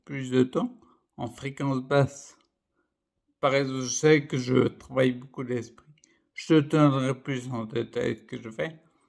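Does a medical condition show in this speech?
Yes: primary progressive multiple sclerosis.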